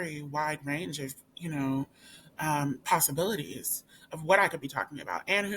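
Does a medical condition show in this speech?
No.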